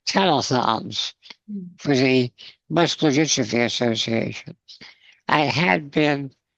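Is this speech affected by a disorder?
Yes: spinal muscular atrophy, congenital.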